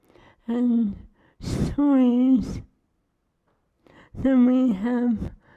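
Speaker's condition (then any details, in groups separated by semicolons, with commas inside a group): ALS; feeding tube; swallowing lost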